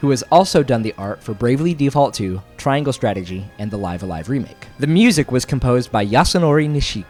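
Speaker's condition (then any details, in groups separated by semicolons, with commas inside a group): No condition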